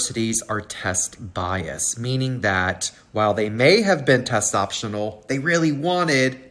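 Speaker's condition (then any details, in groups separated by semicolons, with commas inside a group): No condition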